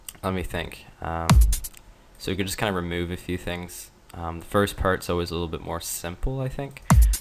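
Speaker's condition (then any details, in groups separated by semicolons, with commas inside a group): No condition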